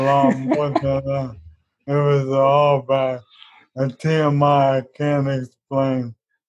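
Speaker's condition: ALS; Hoyer lift recently obtained

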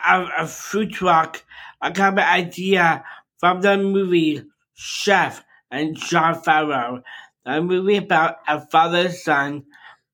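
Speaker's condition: Down syndrome

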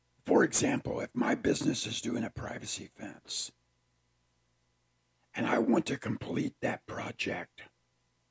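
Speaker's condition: Partial laryngectomy; no speech after laryngectomy

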